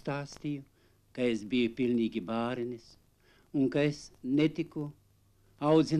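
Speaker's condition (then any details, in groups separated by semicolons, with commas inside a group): No condition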